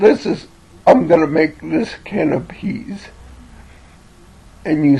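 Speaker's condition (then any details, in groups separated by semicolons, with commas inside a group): Cerebellar ataxia from brain tumour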